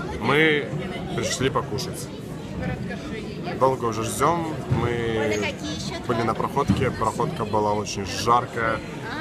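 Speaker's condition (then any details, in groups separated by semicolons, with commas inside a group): No condition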